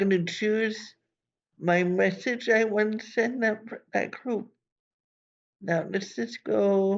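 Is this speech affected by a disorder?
Yes: cerebral palsy; from birth.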